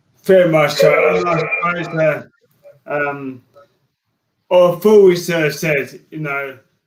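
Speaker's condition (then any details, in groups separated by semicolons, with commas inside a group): Motor neurone disease; slow, slurred speech, early sign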